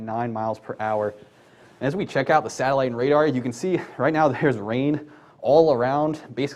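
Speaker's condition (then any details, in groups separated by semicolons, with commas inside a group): No condition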